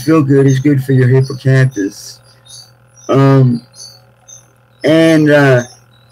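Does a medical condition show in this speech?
Yes: cerebral palsy.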